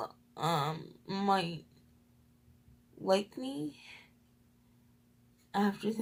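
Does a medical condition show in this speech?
Yes: cerebral palsy, triplegia.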